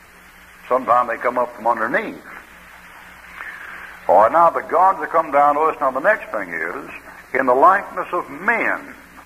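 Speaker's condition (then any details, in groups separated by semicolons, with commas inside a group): No condition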